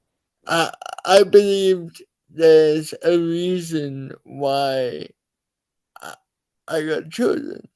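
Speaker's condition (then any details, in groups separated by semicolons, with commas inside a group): Cerebral palsy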